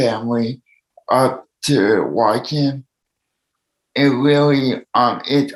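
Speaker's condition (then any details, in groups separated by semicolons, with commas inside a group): Cerebral palsy; needs assistance from others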